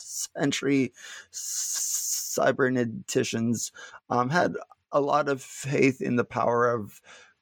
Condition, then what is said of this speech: Stuttering. So anyway, so I hadn't ever thought about my speech, so I stutter even though I'm not stuttering much currently.